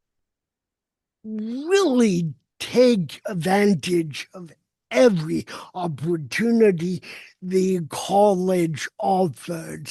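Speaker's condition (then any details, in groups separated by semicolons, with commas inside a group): Cerebral palsy; uses walker and wheelchair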